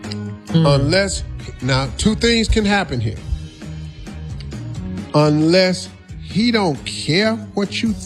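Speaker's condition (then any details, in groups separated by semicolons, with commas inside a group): No condition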